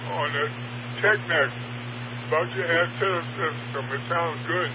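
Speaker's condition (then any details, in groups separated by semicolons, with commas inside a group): Parkinson's; largely wheelchair bound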